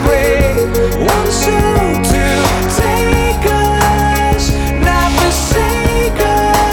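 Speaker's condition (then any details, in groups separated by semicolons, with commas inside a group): No condition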